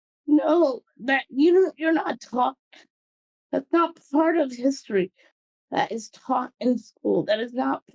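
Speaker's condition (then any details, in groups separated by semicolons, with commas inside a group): Cerebral palsy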